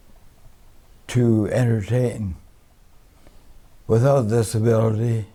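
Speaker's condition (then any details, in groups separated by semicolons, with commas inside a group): Parkinson's disease; bilateral deep brain stimulation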